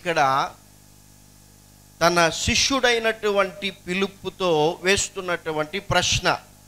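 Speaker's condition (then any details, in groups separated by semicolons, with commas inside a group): No condition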